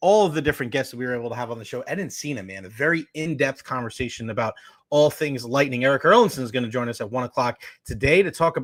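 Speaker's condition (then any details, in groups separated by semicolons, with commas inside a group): No condition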